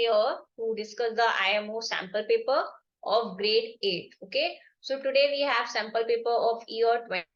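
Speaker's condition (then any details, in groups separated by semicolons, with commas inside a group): No condition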